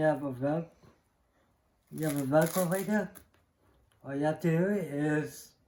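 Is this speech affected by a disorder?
Yes: cerebral palsy.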